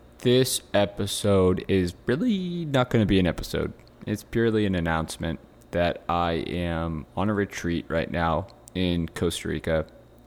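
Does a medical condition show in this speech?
No.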